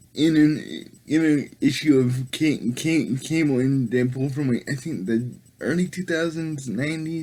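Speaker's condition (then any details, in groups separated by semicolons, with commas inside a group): Cerebral palsy; able to speak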